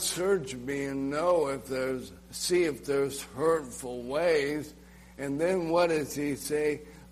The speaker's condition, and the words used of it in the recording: ALS (motor neuron disease). Right now, you're patient with my speech, my slowness.